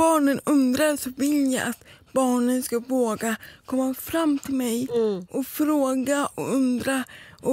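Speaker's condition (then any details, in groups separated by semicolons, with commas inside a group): Cerebral palsy; wheelchair user, partial walker use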